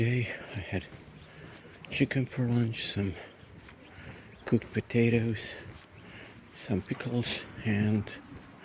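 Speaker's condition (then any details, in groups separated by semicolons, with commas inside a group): No condition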